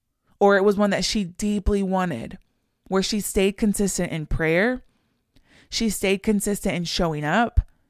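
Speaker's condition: No condition

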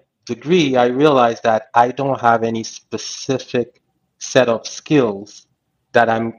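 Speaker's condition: No condition

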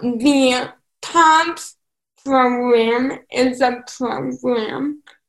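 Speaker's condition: Cerebral palsy; unable to drive

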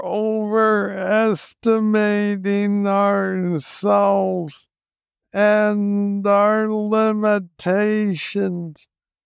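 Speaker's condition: Parkinson's disease, young onset

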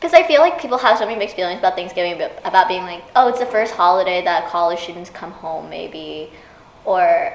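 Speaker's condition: No condition

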